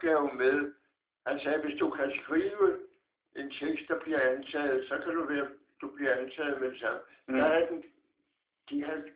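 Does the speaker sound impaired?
Yes: Parkinson's disease.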